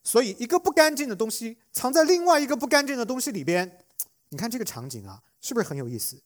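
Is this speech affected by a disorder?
No.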